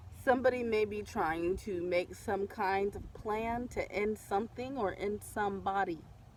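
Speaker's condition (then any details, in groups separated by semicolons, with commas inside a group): No condition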